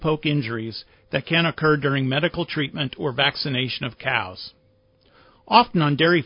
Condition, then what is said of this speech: None; typical speech.